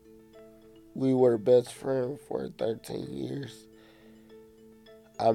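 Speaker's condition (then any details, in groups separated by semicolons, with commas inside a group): Cerebral palsy; affects movement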